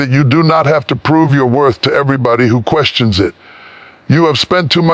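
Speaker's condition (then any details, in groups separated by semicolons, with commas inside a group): No condition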